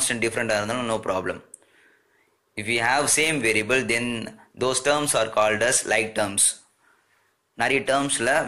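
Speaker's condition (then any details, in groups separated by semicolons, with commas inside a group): No condition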